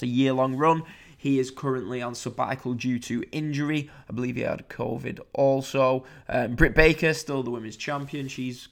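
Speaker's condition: No condition

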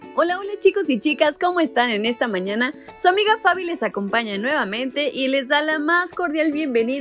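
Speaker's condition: No condition

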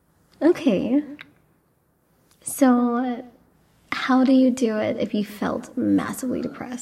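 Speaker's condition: No condition

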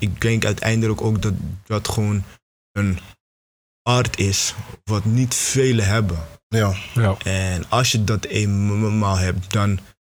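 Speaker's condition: Stuttering; stuttering since age five, past logopedie (speech therapy), stopped therapy; fluctuating severity, ups and downs; stutters sometimes a lot, stutter not heard in rap track, fluent when rapping or singing; repeated sounds, prolonged sounds

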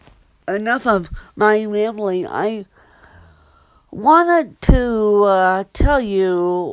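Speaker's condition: Cerebral palsy

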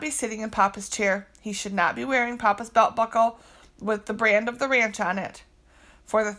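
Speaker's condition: No condition

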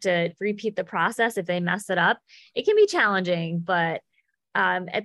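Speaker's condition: No condition

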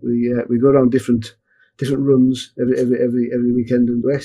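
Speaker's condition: Parkinson's; has attended speech therapy classes

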